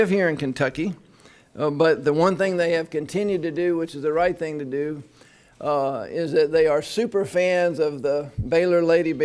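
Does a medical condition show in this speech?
No.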